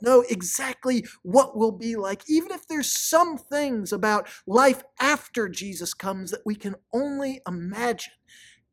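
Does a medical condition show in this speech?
No.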